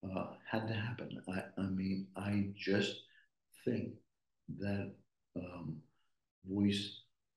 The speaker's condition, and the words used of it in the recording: Aphasia. Yeah, than that, but and now I'm I'm okay now.